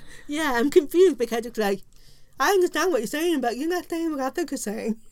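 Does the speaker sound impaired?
Yes: profound deafness; profound deafness left ear, total deafness right ear, diagnosed age 3, hearing aid, no cochlear implant; wears hearing aid, which helps, gets some noise, relies on lip-reading for words to make sense; learned to speak and lip-read in early oral pre-preschool program, encouraged to speak, mainstreamed.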